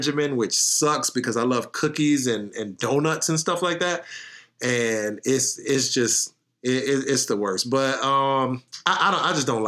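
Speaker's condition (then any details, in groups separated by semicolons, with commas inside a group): No condition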